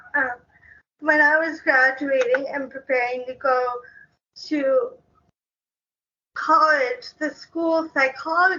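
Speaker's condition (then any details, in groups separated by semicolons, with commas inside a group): Cerebral palsy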